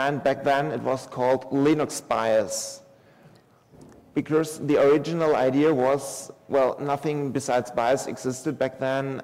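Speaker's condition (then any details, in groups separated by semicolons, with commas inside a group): No condition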